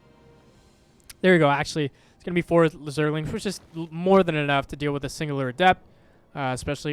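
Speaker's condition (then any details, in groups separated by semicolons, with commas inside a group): No condition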